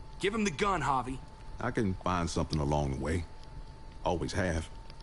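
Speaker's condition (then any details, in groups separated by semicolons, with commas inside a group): No condition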